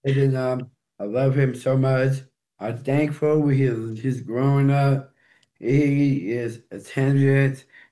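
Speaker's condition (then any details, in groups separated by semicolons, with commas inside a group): Down syndrome; teen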